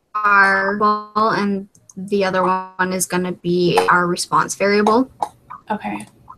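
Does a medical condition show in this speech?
No.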